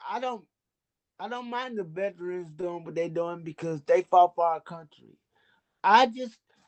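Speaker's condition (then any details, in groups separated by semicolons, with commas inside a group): Cerebral palsy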